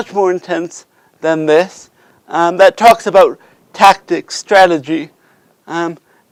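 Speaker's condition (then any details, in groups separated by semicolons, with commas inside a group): Cerebral palsy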